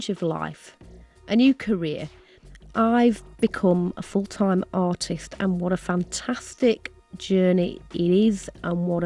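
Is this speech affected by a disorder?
No.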